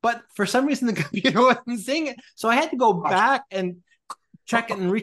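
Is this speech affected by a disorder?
No.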